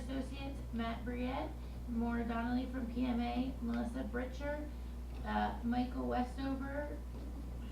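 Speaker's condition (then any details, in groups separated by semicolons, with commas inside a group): No condition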